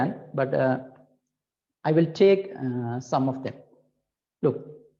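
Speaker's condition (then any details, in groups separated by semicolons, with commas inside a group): No condition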